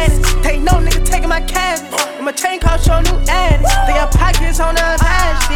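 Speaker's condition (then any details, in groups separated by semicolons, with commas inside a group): No condition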